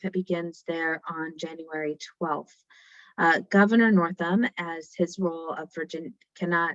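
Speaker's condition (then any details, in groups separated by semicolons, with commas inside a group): No condition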